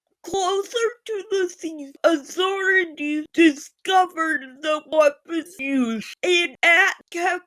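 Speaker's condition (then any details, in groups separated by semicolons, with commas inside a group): Physical speech impairment; hard for unfamiliar listeners, some names hard to pronounce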